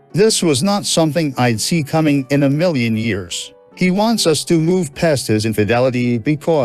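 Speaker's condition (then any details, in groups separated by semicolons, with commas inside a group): No condition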